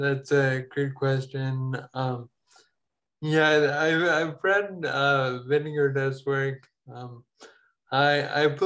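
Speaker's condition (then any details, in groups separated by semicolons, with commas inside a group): Ataxia; falls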